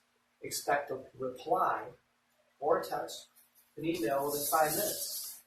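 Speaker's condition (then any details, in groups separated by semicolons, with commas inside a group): No condition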